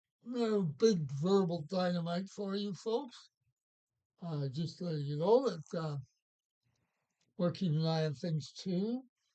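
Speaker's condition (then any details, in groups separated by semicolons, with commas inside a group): Parkinson's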